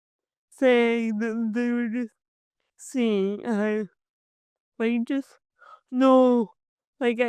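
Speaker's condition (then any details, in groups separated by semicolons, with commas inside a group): Cerebral palsy; from birth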